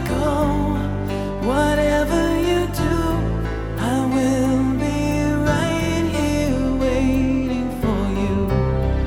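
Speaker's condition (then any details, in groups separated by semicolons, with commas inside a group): No condition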